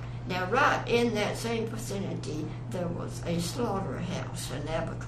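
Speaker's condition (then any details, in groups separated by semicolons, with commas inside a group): Parkinson's; onset many years earlier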